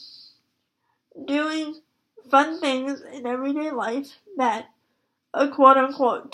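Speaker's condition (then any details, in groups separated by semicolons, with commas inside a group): Spastic quadriplegic cerebral palsy; spastic quadriplegic, all four limbs, uses wheelchair, moderate; speaks well, childhood speech therapy for tongue control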